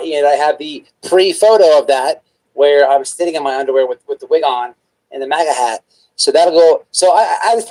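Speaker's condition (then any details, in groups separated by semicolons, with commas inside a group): No condition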